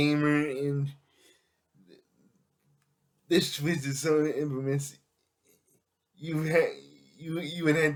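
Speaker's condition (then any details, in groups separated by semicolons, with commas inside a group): Cerebral palsy; able to speak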